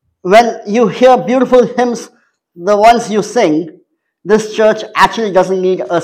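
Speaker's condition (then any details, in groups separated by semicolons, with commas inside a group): Cleft palate; congenital cleft palate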